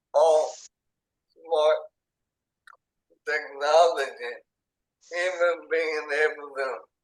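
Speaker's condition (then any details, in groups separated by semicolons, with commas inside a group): ALS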